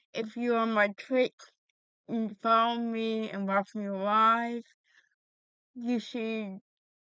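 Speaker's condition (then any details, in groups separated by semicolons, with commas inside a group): Cerebral palsy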